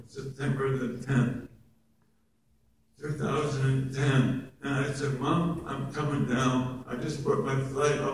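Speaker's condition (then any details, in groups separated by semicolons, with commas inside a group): Oral cancer; base of tongue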